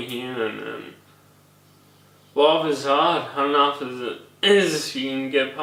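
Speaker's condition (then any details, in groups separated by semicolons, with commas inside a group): Brain injury; caused by accident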